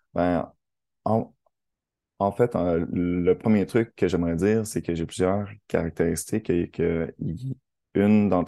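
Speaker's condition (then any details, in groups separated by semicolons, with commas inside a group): Stuttering; lives with stuttering, speech blocks at times; warns listeners speech may block during recording; attributed by speaker to capricious vocal cords; repeated sounds, blocks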